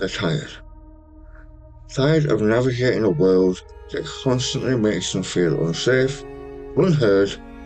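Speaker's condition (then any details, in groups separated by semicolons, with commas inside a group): Stage 4 tongue cancer, hemiglossectomy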